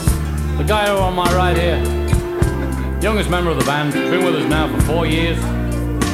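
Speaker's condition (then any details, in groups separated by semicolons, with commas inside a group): No condition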